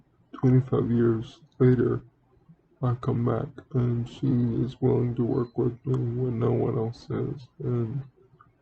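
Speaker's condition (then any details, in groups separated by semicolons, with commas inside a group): Cerebral palsy; wheelchair user, physical therapy since childhood; speaks relatively well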